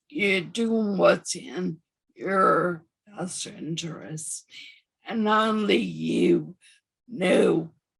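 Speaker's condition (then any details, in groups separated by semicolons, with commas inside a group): Severe anoxic brain injury; severe, wheelchair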